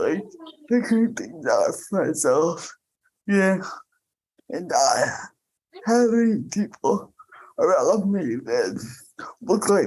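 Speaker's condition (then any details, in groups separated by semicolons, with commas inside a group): Cerebral palsy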